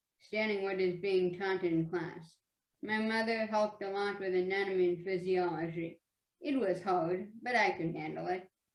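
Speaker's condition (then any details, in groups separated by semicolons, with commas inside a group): Speech apraxia; childhood apraxia of speech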